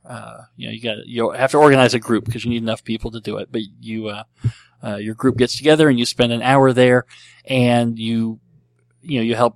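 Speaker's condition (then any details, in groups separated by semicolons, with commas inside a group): Cleft lip and palate; treated as a baby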